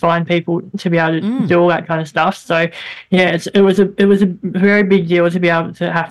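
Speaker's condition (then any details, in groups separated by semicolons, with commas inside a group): Bilateral cleft lip and palate; as child squeaky, very airy, nasal voice, speech therapy through life, much improved since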